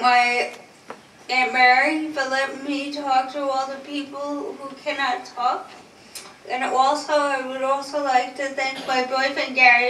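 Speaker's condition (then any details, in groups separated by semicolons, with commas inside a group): Huntington's disease; Huntington's disease, inherited, unsteady gait; about six medications twice daily; first symptom inability to be heard, three years speech therapy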